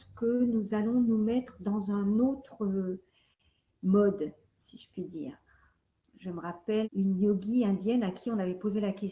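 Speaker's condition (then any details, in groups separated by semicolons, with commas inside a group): No condition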